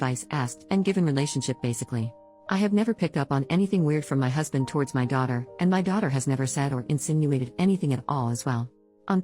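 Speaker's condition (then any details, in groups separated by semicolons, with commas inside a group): No condition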